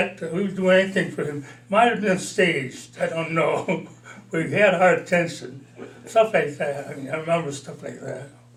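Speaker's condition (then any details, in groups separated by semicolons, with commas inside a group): Parkinson's disease; mild, about four years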